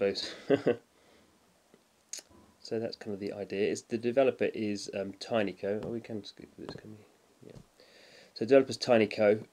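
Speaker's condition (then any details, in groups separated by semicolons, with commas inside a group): No condition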